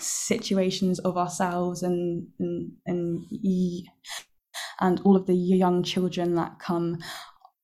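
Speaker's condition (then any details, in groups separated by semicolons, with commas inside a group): Stammer; onset with silent blocking, about 6 months saying nothing, McGuire program about 10 years ago; uses McGuire breathing technique, belt worn outside clothes as reminder to breathe deeply before speaking; stammer variable and changeable, began as silent blocks, relies on breathing technique; repeated sounds, prolonged sounds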